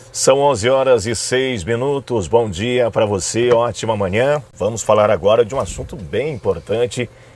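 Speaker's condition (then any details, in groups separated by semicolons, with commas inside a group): No condition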